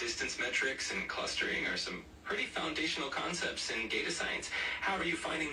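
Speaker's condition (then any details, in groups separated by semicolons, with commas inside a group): No condition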